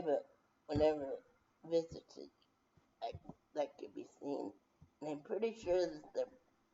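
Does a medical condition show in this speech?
Yes: brain injury.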